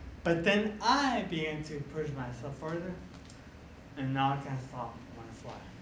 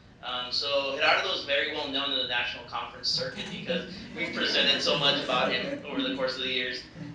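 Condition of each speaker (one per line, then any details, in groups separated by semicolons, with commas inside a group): Traumatic brain injury; ataxia affecting balance, past powered wheelchair use; walking now; slurs a lot, speaks too fast, worse one-on-one, had speech therapy
No condition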